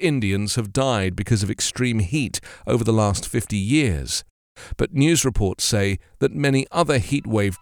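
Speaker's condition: No condition

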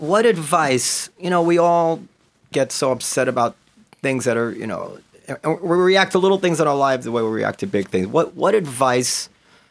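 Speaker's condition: No condition

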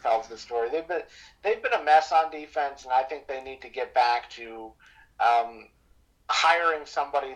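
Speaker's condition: No condition

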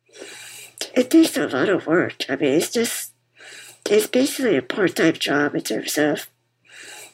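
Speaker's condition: Muscular dystrophy; uses wheelchair

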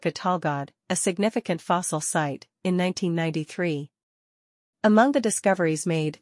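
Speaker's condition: No condition

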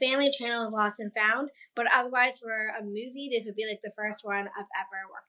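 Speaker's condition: Down syndrome; open heart surgery at 19

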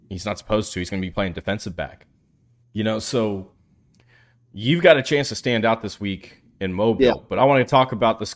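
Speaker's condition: No condition

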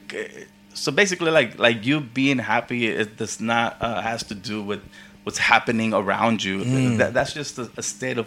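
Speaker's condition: Stuttering; possibly tiredness or teasing; repeated sounds, repeated words

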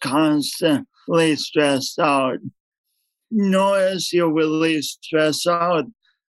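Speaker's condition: Speech impediment from birth injury; difficulty saying word umbilical

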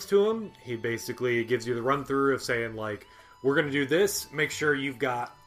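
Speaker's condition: No condition

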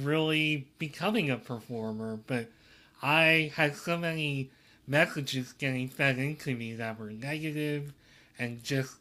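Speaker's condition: Cleft lip and palate

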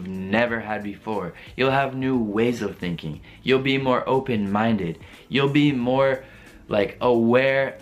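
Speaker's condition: No condition

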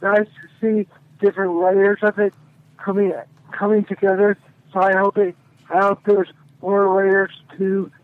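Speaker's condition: Cerebral palsy

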